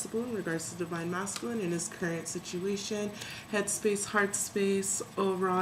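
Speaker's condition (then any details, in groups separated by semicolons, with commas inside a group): No condition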